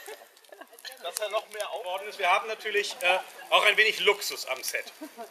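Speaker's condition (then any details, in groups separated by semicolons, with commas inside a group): No condition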